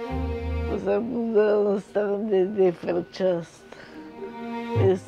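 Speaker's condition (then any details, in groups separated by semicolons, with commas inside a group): Multiple sclerosis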